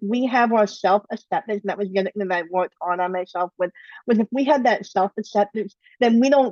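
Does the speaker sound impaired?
Yes: bilateral cleft lip and palate; congenital bilateral cleft lip and palate, over 20 surgeries from two months to late twenties; surgeries ended in late twenties.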